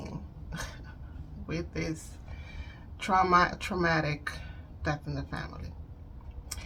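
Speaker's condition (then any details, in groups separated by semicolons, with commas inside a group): No condition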